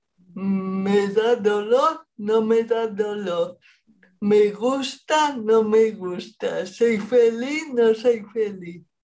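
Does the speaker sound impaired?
Yes: cerebral palsy; present at least 40 years.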